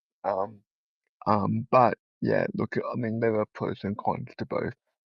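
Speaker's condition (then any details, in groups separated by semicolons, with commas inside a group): Cerebral palsy; present from birth, full-time power wheelchair user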